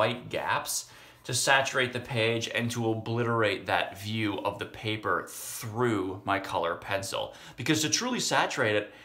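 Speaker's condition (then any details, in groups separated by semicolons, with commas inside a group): No condition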